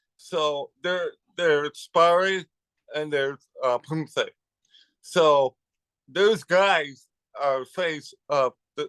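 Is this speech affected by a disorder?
Yes: cerebral palsy.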